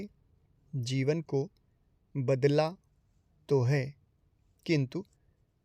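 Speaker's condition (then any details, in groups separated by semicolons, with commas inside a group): No condition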